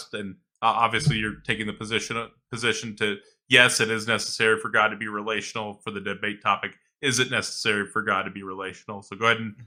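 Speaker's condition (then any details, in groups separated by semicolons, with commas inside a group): No condition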